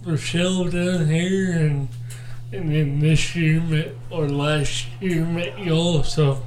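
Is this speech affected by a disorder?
Yes: cerebral palsy; born not breathing.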